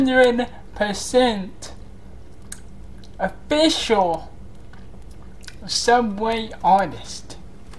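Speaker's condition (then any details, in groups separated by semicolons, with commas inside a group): Cerebral palsy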